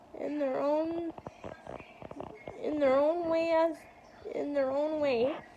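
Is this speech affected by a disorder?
Yes: cerebral palsy, spastic quadriplegic.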